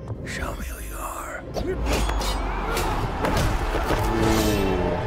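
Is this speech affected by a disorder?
No.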